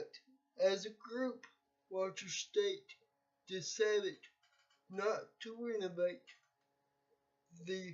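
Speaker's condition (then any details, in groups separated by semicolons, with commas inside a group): Cerebral palsy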